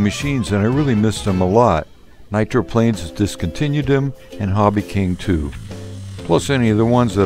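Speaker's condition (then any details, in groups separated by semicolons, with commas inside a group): No condition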